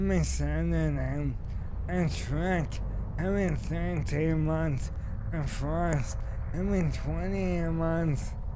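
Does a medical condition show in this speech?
Yes: ALS.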